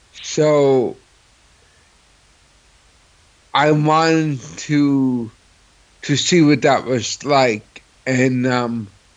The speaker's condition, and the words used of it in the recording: Cerebral palsy. Like, I hear New York, but I don't hear, like, classic CP spastic voice.